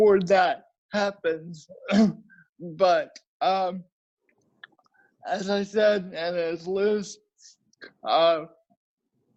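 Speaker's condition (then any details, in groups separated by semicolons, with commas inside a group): Cerebral palsy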